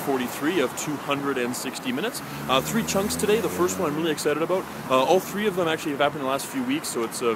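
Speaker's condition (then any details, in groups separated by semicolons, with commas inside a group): No condition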